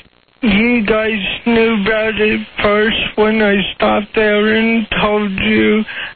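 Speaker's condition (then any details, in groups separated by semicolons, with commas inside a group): Cerebral palsy; speech impediment noted by audience member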